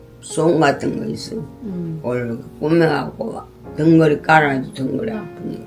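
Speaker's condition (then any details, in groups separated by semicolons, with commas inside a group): Parkinson's disease; also dementia, over eighty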